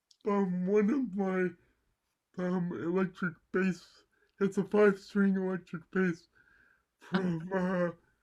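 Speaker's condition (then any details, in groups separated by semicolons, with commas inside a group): Cerebral palsy; mild left side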